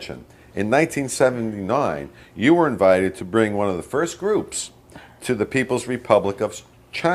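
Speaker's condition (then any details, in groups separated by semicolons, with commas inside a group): No condition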